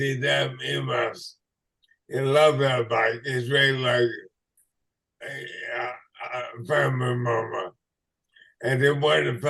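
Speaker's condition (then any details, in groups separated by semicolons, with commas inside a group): ALS/MND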